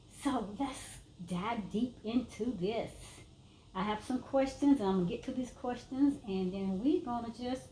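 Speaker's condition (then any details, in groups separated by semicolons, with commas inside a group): No condition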